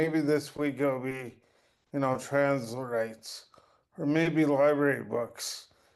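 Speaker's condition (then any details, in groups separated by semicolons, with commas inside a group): Cerebral palsy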